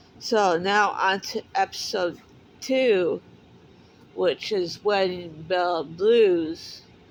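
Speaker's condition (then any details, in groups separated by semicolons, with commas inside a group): Cerebral palsy; speaks differently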